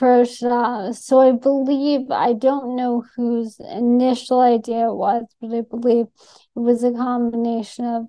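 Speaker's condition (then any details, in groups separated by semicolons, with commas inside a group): ALS; Columbia University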